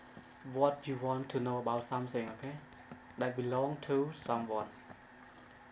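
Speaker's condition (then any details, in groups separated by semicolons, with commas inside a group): No condition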